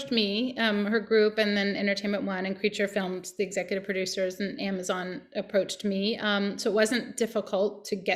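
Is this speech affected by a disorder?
No.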